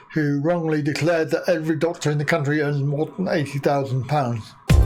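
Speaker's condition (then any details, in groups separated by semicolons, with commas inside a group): Cerebral palsy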